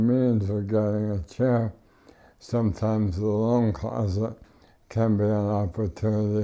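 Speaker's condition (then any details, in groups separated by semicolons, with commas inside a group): ALS; no tracheostomy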